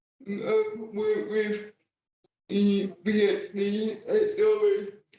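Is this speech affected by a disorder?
Yes: cerebral palsy, spastic and dyskinetic.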